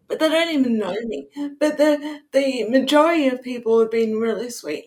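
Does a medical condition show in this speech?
Yes: cerebral palsy; sometimes taken for drunk on first sight on cam, speech affected on bad days.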